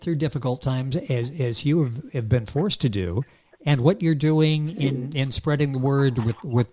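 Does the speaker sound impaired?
No.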